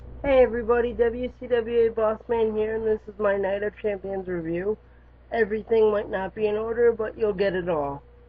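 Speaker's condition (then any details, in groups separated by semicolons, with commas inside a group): Cerebral palsy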